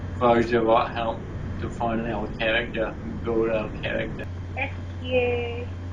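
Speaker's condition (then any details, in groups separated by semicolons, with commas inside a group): Cerebral palsy; from birth, mild brain injury, affects walking and talking; voice slightly shaky, talking a major challenge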